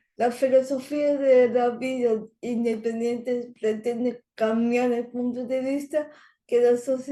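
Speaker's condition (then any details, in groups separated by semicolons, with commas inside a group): Cerebral palsy; language areas of brain affected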